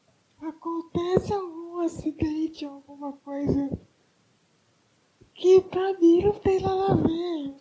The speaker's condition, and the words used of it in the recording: Cerebral palsy. Talvez equilíbrio de fala também como questão da musicoterapia.